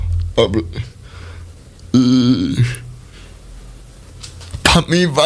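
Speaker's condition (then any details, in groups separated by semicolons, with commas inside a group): Cerebral palsy; speech not normal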